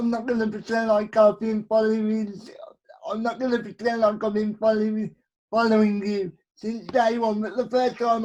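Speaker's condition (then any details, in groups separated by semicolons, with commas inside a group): Cerebral palsy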